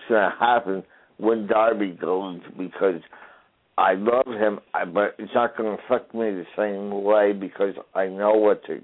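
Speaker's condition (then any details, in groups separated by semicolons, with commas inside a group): Traumatic brain injury; traumatic brain injury from being trapped in a fire; noticeable voice challenge, people ask about voice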